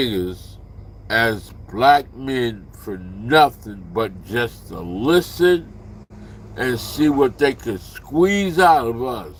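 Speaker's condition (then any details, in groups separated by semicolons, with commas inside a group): Slurred speech; still slurs words occasionally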